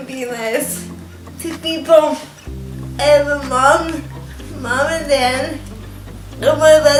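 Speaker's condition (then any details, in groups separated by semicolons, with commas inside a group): Cerebral palsy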